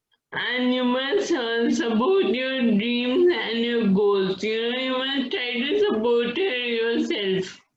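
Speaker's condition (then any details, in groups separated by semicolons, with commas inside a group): Friedreich's ataxia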